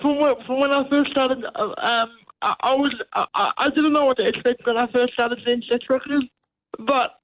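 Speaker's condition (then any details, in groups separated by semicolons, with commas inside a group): Cerebral palsy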